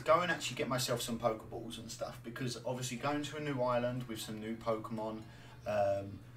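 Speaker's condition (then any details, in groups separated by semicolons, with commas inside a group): No condition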